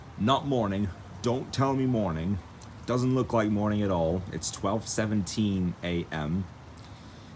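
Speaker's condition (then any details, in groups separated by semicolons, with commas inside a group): No condition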